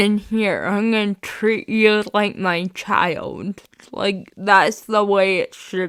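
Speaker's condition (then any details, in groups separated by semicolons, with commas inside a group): Spastic cerebral palsy, mixed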